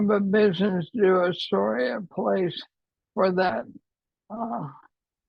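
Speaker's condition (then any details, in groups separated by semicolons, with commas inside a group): ALS; affects hands and voice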